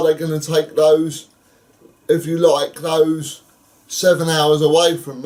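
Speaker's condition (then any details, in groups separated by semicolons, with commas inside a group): Cerebral palsy; wheelchair user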